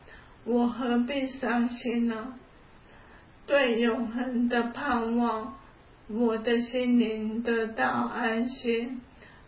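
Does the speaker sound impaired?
Yes: ALS; onset about three years ago, hand muscle atrophy starting right hand, left hand over a year later; progressive loss of abilities, weak right fingers, cannot type or write, cannot pull zippers.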